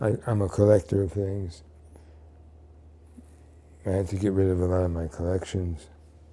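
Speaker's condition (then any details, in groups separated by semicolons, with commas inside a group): Parkinson's disease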